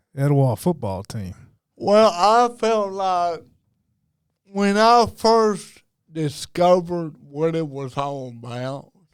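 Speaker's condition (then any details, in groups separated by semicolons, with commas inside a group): Cerebral palsy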